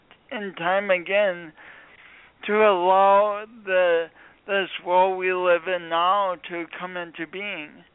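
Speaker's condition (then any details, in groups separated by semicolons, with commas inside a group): Speech impediment from birth injury; speech impediment present, comfortable with own voice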